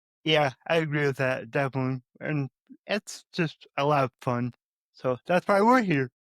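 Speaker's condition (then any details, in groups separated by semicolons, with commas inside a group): Cerebral palsy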